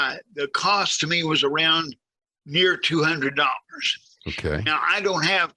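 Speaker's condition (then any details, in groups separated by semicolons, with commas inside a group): Cerebral palsy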